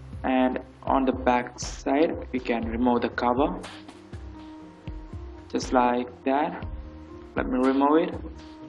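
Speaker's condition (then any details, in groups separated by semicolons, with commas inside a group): No condition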